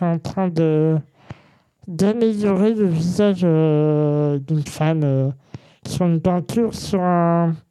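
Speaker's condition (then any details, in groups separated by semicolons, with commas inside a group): Congenital muscular dystrophy; genetic protein-related cause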